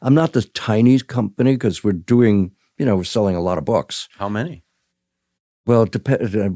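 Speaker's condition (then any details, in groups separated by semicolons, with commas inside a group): No condition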